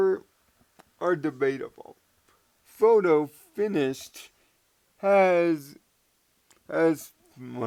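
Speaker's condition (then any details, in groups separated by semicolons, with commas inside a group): Cerebral palsy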